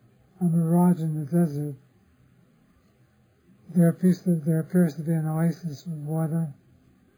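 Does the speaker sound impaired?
Yes: Parkinson's disease; others offer remedies.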